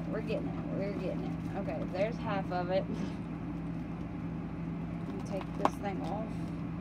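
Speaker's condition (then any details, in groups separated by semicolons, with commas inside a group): No condition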